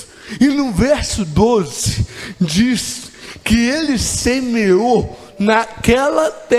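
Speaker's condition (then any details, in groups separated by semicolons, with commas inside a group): Cerebral palsy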